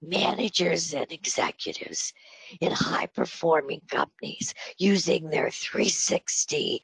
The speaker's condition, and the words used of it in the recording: Spasmodic dysphonia. Doesn't do anything for my wrinkles, but it does give me a breathy voice, so I sound like